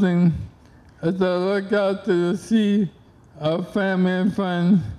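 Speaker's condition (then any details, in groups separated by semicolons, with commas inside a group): ALS; onset left hand and arm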